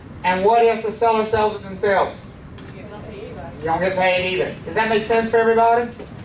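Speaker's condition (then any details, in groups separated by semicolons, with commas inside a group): No condition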